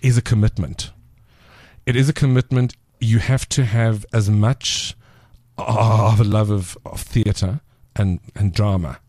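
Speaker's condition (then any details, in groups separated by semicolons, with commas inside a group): Stutter; stutter since childhood, severe in youth, fear of speaking, shyness, later gained confidence; stutter still present, noticeably slowing interview, more relaxed as interview goes on; worse under stress, less when relaxed, chose menu items by what could be said; repeated words, prolonged sounds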